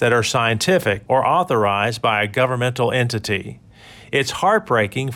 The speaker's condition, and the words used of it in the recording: No condition.